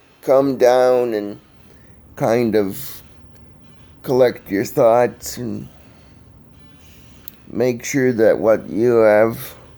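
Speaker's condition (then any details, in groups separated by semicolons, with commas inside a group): Cerebral palsy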